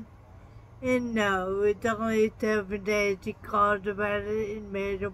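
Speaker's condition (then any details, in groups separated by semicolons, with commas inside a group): Traumatic brain injury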